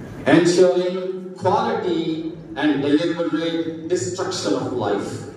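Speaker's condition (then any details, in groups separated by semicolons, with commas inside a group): No condition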